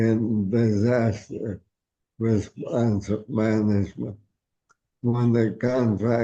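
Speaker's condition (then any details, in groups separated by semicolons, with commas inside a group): ALS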